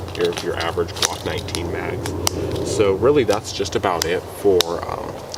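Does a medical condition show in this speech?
No.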